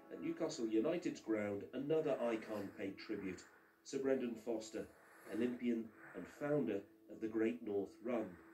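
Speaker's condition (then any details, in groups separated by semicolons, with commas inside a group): No condition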